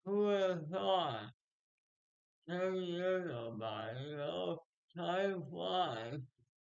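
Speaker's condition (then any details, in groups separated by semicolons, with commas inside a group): Speech impairment after birth surgery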